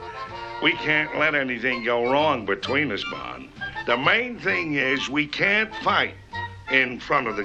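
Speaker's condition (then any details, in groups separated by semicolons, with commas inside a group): No condition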